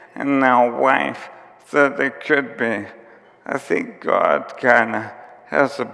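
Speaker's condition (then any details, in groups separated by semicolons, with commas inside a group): ALS; onset with tiredness and clumsiness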